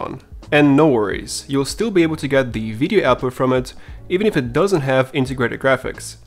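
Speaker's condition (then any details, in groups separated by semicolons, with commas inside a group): No condition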